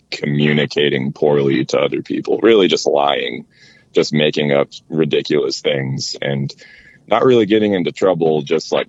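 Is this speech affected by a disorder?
No.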